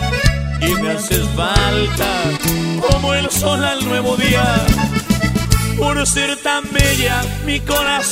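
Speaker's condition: No condition

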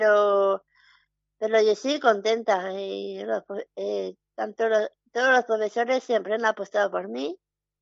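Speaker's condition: Down syndrome; interviewed by telephone

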